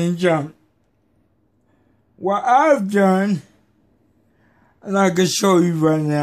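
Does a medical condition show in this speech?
Yes: cerebral palsy; may be hard to understand.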